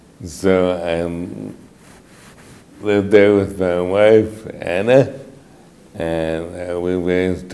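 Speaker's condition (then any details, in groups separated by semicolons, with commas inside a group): Mitochondrial disorder; affects speech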